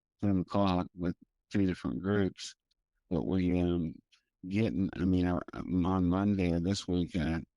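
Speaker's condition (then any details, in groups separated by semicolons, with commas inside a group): Primary progressive multiple sclerosis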